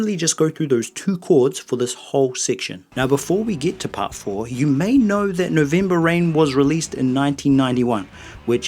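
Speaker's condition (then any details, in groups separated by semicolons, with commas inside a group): No condition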